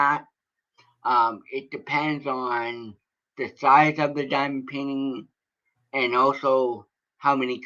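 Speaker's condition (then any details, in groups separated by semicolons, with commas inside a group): Cerebral palsy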